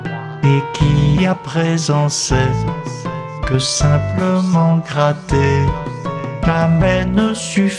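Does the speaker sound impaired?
No.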